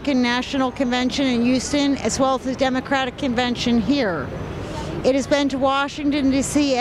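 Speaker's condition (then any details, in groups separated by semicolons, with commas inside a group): No condition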